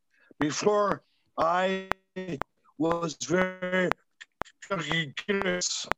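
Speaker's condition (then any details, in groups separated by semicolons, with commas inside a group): Aphasia; seeking therapy for aphasia; poor speech, feels others think speech sounds drunk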